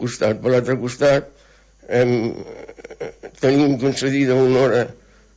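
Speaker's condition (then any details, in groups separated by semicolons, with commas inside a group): Parkinson's disease; diagnosed about 12 years ago, dopamine loss affecting motor function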